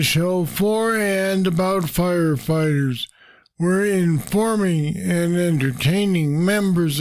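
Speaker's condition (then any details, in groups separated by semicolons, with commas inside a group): Parkinson's disease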